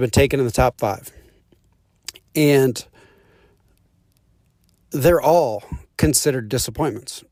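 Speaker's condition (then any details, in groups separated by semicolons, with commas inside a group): No condition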